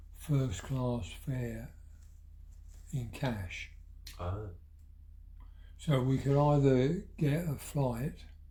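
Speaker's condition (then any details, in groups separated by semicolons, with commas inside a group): Parkinson's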